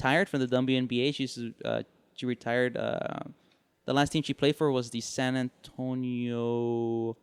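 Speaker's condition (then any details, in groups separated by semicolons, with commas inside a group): No condition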